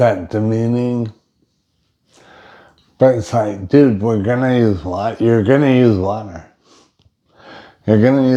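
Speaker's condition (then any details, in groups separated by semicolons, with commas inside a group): Brain injury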